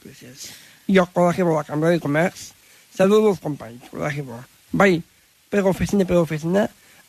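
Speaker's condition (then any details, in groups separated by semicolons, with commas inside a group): Down syndrome; dislikes being corrected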